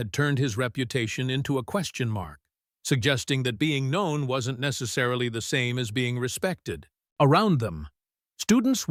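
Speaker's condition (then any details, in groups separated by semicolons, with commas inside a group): No condition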